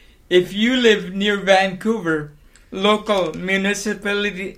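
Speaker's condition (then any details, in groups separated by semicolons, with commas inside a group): Cerebral palsy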